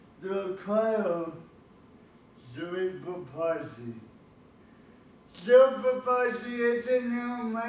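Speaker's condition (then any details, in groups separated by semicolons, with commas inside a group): Cerebral palsy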